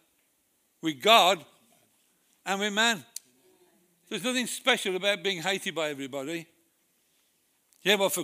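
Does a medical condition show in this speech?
Yes: Parkinson's disease; dragging foot.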